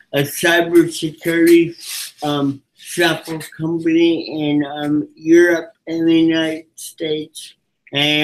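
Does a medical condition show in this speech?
Yes: cerebral palsy.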